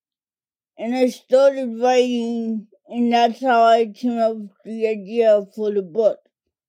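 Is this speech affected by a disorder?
Yes: cerebral palsy; cerebral palsy diagnosed as toddler, mainly affects speech and fine motor skills; speech primarily affected.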